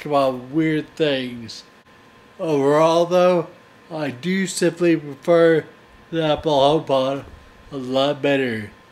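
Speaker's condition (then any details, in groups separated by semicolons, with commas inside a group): Friedreich's ataxia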